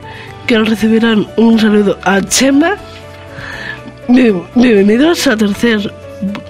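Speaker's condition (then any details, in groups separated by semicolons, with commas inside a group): Down syndrome; trisomy 21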